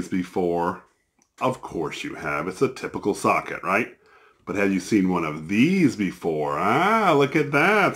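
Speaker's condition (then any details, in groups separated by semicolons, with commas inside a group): No condition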